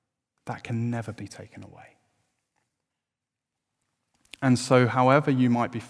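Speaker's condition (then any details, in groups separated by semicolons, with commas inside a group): No condition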